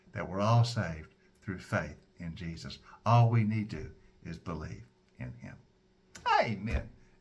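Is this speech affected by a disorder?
No.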